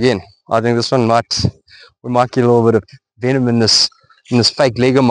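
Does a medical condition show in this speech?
No.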